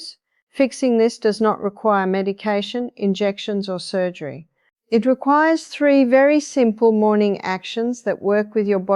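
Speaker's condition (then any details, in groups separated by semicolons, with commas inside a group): No condition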